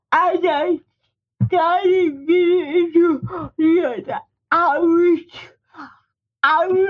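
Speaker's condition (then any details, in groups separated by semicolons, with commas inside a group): Speech impairment; physical disability, uses wheelchair; speech impairment audible to listeners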